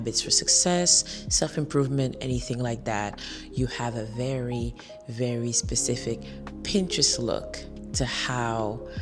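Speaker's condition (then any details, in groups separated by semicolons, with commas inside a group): No condition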